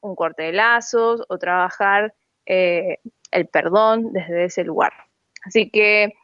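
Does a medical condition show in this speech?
No.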